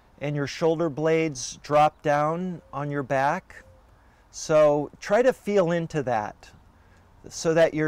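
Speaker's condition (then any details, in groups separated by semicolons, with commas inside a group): No condition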